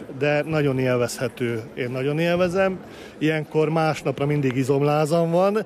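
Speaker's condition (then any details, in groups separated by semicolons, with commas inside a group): No condition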